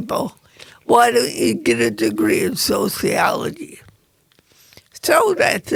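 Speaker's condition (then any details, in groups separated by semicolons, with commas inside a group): Cerebral palsy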